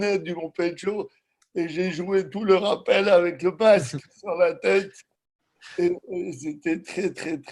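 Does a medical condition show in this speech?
Yes: cerebral palsy; from birth, lack of oxygen.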